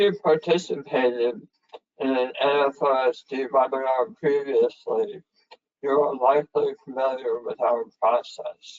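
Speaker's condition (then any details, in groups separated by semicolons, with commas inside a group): Head and neck cancer; severe dysphagia after cancer treatment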